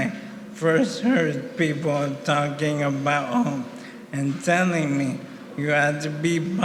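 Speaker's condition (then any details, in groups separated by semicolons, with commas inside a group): ALS; about 1.5 years since diagnosis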